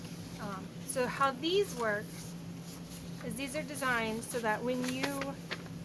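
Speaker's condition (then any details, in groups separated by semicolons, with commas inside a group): No condition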